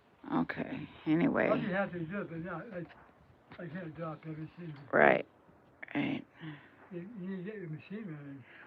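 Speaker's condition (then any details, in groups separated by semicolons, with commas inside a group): Oral tongue cancer; oral tongue cancer, recurred many times over decades; recent tongue biopsy, awaiting results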